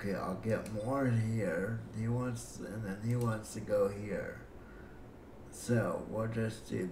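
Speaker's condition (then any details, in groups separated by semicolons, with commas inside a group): Cerebral palsy; breathing fine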